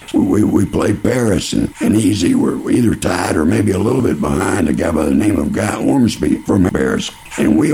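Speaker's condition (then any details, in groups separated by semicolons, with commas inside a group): Laryngeal cancer; all intake through feeding tube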